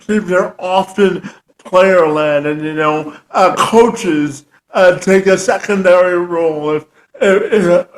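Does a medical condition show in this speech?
Yes: cerebral palsy; from birth, affects walking.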